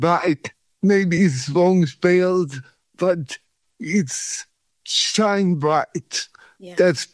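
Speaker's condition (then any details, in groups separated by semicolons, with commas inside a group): Cerebral palsy; muscle cramps and pain from shaking, cramp free after 5 days in Thailand, pain back within 3 days in Sweden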